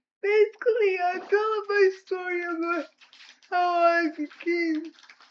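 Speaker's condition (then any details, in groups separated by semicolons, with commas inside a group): Cerebral palsy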